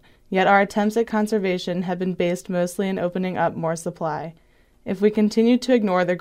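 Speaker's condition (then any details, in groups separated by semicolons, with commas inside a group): No condition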